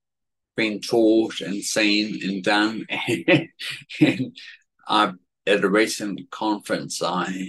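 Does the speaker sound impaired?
Yes: cerebellar atrophy; said to be genetic, significant environmental component, affects speech and balance, worse when tired or stressed; worse today than usual.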